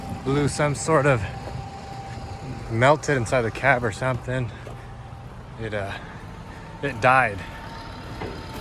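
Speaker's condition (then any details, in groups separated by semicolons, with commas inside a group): No condition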